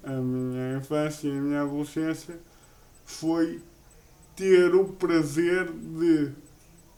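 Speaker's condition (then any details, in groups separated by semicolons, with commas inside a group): Cerebral palsy; uses a wheelchair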